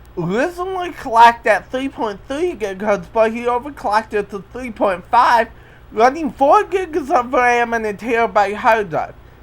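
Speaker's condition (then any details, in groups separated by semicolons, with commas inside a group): Cerebral palsy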